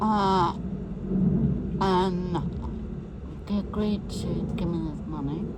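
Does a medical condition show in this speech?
Yes: MND; voice may be difficult to understand.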